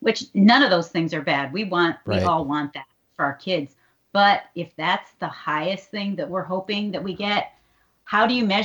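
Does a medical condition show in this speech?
No.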